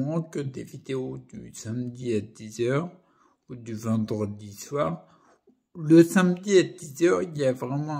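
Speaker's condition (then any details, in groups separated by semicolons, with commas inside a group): Primary progressive multiple sclerosis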